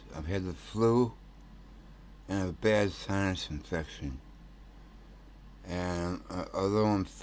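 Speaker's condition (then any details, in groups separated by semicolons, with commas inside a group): Tongue cancer; tongue tumor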